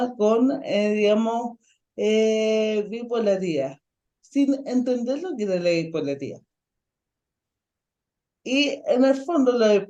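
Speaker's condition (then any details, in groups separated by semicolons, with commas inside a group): Ataxic cerebral palsy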